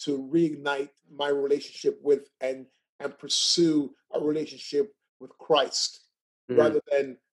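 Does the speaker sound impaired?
Yes: stuttering; developmental stuttering present since birth, runs in mother's side of family; certain scripted words triggered stuttering at past sales job, changed words and improvised to avoid; here prolonged sounds.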